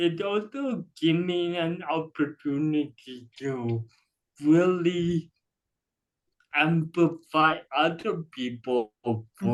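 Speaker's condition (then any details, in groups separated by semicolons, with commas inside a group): Cerebral palsy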